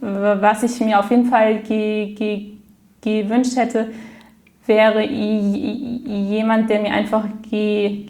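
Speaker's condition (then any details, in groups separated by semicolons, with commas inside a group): Stuttering; stuttering since childhood, unnoticed in primary school, evident by 5th-6th grade; intensive therapy at 16 and 20 with little lasting effect, later therapy focused on openness; learned speech technique to make stuttering more fluent, now handles stuttering openly; repeated sounds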